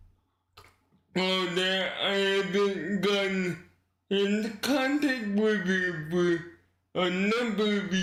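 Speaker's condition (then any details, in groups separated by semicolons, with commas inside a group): Cerebral palsy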